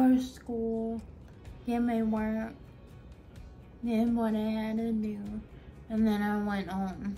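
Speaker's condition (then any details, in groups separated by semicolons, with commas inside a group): Friedreich's ataxia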